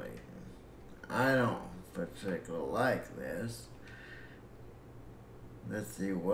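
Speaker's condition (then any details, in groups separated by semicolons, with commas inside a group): Cerebral palsy; breathing fine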